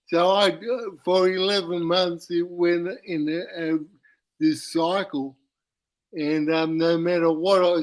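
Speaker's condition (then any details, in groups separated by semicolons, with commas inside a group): Cerebral palsy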